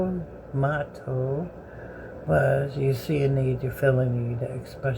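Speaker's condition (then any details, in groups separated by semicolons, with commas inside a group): Bell's palsy; severe left-sided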